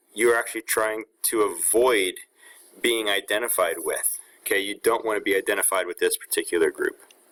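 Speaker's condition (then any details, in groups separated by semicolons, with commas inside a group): No condition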